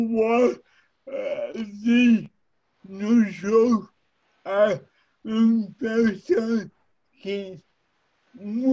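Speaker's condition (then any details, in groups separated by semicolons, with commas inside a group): Cerebral palsy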